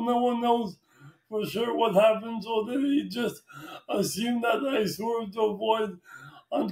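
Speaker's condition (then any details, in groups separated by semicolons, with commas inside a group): Traumatic brain injury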